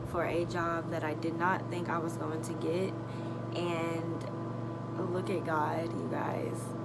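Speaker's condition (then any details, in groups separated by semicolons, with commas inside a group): No condition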